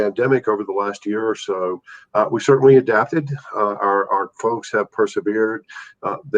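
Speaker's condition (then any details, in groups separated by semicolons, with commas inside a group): No condition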